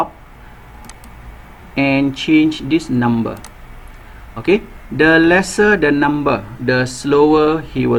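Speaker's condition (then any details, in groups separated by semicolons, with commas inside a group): No condition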